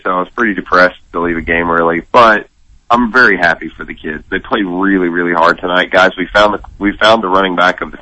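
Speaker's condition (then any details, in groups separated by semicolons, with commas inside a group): No condition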